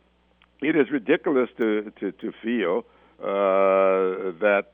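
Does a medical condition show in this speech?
No.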